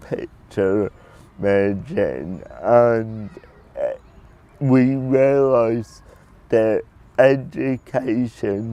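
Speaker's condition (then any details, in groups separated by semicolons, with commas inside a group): Cerebral palsy; predicted at birth never to talk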